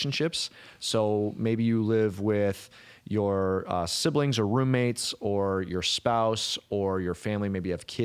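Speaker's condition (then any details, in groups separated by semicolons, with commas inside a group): No condition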